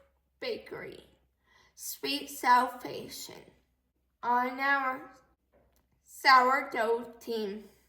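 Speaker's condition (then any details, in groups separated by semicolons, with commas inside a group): Cerebral palsy; affects muscles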